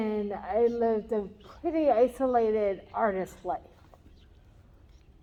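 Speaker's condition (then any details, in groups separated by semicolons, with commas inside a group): Cerebral palsy; talks differently than others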